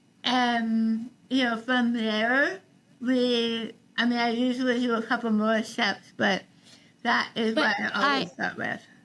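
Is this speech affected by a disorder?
Yes: tongue cancer, partial glossectomy, forearm graft; over half tongue removed.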